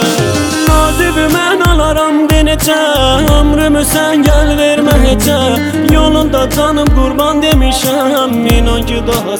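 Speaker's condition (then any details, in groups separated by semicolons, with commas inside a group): No condition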